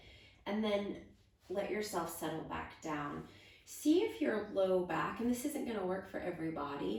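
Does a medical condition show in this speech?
No.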